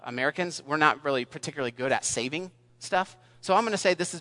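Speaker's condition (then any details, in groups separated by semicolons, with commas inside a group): No condition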